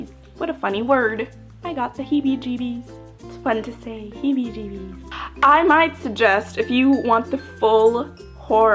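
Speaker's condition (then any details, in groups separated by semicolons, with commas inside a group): No condition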